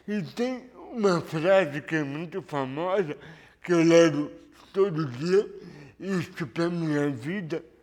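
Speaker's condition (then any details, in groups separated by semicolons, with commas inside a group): Cerebral palsy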